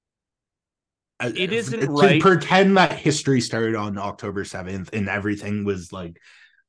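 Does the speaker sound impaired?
No.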